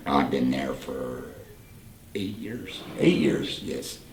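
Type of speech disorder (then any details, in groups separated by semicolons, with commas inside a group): Speech with a voice prosthesis; laryngectomy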